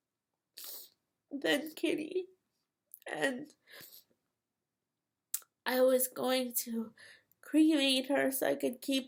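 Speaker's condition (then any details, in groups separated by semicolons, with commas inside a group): Cerebral palsy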